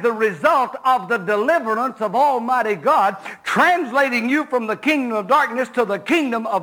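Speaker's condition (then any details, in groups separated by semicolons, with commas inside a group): No condition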